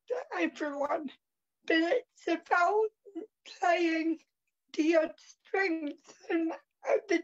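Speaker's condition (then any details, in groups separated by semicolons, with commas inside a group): Cerebral palsy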